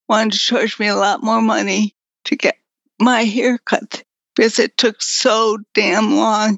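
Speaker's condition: Progressive multiple sclerosis; quadriplegic, no hand use, walker to scooter to wheelchairs, talking harder as disease progressed; voice up and down, in and out with pulmonary muscle strength, sometimes no voice, assistant speaks

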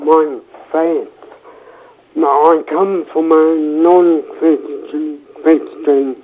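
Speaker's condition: Cerebral palsy, mild

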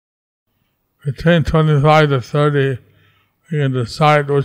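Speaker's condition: Stroke with facial paralysis; left side of face paralyzed since

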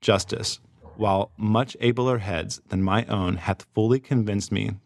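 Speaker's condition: No condition

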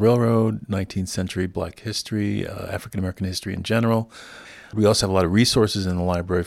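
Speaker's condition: No condition

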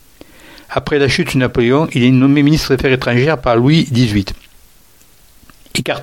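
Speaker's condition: No condition

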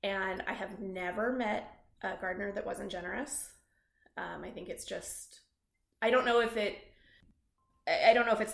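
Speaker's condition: No condition

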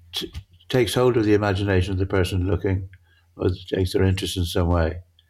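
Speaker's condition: Parkinson's; altered visual perception

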